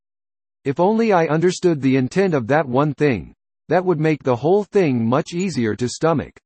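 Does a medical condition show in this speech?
No.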